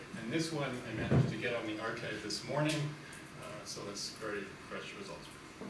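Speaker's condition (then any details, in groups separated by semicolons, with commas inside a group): No condition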